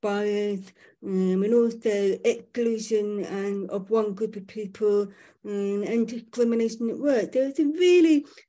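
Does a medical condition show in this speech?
Yes: profoundly deaf, born profoundly deaf; profound deafness from birth, lip reading main communication, some British Sign Language (BSL), not fluent.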